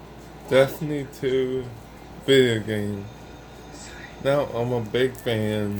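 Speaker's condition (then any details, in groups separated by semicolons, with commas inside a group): Ataxic cerebral palsy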